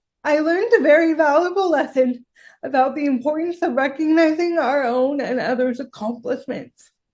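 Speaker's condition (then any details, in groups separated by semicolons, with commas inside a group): Cerebral palsy; shaky voice, worse when nervous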